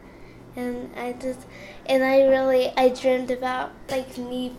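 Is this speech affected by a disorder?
Yes: cerebral palsy; gym, yoga and dance difficult, sometimes cannot keep up, handwriting not very neat; finds reading own poetry aloud hard, cannot say it as intended.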